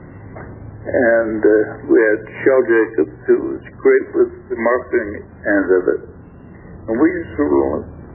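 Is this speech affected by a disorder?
Yes: stroke affecting throat muscles; listener says speech sounds fine.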